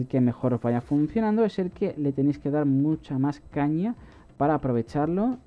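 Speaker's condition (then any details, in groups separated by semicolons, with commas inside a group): No condition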